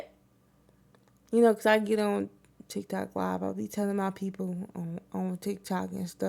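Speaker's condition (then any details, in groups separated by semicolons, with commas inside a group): Cerebral palsy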